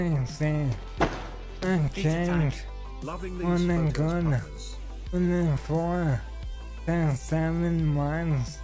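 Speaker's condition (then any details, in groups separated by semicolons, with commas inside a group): ALS; stem cell treatment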